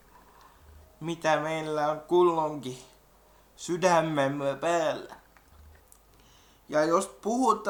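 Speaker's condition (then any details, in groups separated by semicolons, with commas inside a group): Cerebral palsy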